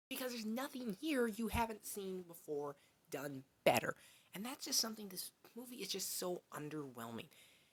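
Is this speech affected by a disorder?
No.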